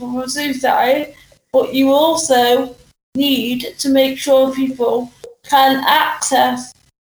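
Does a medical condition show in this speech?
Yes: cerebral palsy; unable to stand, walk or sit independently, limited hand use; relies on power chair, needs help with eating, drinking and all daily tasks, employs own staff team.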